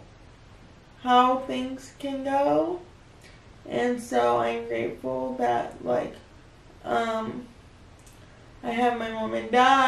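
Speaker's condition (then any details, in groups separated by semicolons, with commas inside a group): Cerebral palsy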